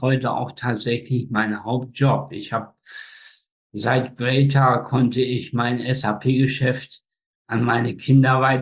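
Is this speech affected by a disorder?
Yes: spastic tetraparesis; birth accident, umbilical cord strangulation, brain oxygen lack up to 15 minutes, all four limbs; facial paralysis, speech control difficulties.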